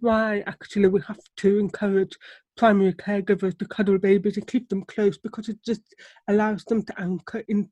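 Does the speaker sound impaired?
Yes: deafness; struggles to hear baby cry or tones of sounds.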